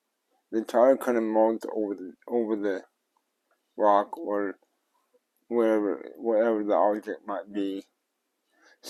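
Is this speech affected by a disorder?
Yes: cerebral palsy; tends to mess up words.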